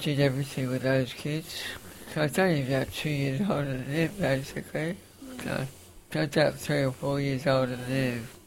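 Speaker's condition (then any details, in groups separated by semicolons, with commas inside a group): Facioscapulohumeral muscular dystrophy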